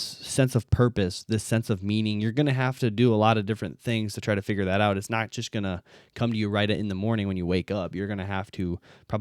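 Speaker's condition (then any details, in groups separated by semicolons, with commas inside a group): No condition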